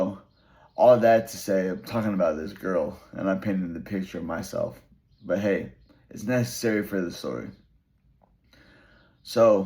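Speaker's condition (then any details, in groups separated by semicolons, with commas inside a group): Brain injury; relearned talking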